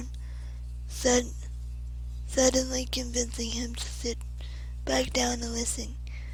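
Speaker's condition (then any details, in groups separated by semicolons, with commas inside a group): Cerebral palsy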